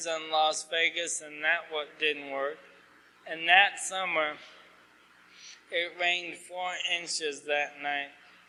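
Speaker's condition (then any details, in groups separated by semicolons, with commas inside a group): ALS; asked to talk slower, clearer, losing voice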